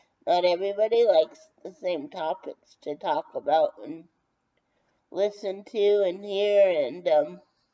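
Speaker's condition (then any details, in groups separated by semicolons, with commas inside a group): Brain injury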